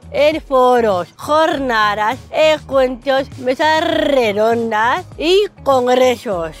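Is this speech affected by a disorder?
Yes: Down syndrome; intellectual disability.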